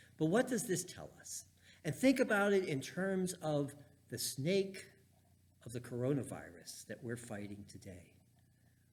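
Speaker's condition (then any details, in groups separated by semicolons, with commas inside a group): No condition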